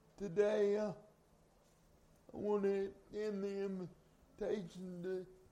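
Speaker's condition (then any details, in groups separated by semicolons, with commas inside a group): Cerebral palsy; carried everywhere by parents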